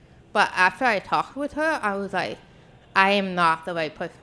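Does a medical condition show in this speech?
Yes: deafness; deaf since childhood, may not notice speech from behind.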